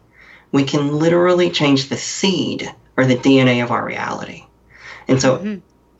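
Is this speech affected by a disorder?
Yes: cleft lip and palate; different, more nasal-sounding voice due to cleft, talks differently.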